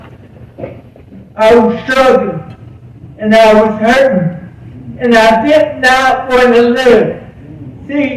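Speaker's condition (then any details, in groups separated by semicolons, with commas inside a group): Cerebral palsy; present from birth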